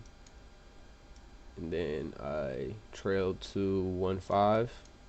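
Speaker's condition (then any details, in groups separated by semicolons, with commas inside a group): No condition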